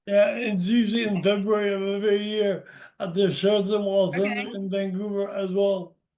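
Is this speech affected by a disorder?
Yes: brain injury.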